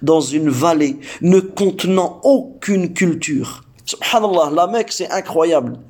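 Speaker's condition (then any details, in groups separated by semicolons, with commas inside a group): No condition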